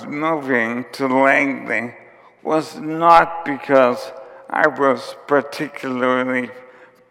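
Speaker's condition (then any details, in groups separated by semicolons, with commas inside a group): ALS; onset with tiredness and clumsiness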